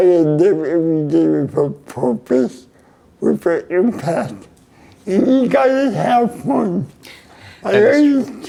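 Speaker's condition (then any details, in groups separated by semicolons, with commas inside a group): Cerebral palsy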